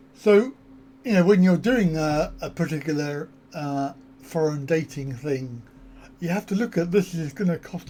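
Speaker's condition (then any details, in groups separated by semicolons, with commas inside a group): Cerebral palsy; back surgery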